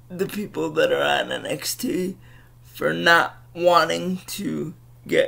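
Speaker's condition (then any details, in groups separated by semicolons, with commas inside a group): Cerebral palsy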